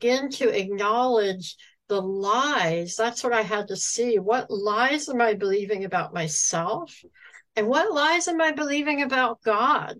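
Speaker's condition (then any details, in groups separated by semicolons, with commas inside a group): Cleft palate, cleft lip and palate, no nose, severe; no upper lip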